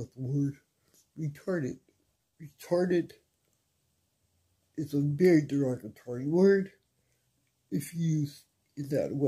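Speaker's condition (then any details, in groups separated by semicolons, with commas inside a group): Athetoid cerebral palsy; speech, wheelchair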